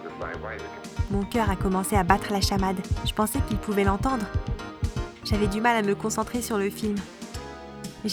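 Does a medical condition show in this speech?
No.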